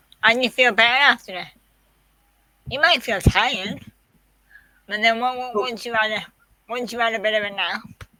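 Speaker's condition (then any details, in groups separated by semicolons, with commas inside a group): Quadriplegic cerebral palsy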